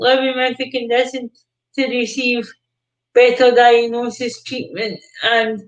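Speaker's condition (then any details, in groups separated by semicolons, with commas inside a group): Cerebral palsy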